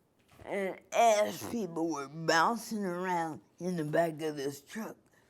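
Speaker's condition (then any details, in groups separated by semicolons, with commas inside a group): Cerebral palsy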